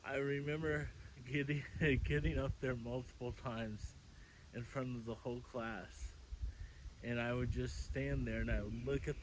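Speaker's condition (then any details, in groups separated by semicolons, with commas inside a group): Cerebral palsy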